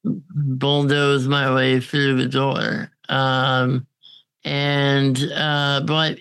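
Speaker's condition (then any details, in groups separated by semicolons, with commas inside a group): Congenital muscular dystrophy; goes out downtown independently with ventilator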